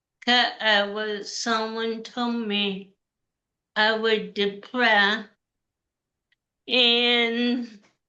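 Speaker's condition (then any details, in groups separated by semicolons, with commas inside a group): Cerebral palsy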